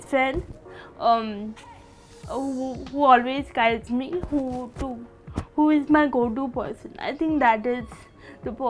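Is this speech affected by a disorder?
Yes: cerebral palsy.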